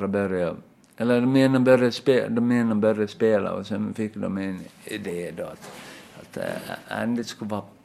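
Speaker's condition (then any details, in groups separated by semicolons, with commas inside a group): Aphasia after brain injury; past seizures treated with medication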